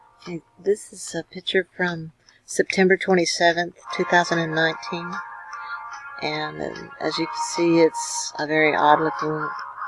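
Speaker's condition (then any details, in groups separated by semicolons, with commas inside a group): No condition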